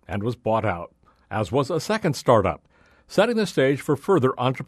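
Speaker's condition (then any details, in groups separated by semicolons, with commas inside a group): No condition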